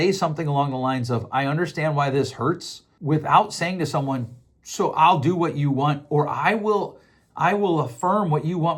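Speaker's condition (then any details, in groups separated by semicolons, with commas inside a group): No condition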